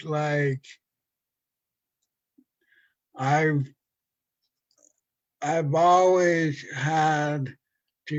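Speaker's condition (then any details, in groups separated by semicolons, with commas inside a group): Stutter from brain injury; mild cerebral palsy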